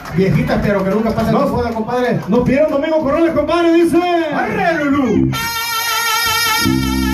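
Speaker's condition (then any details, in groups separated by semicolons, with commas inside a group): No condition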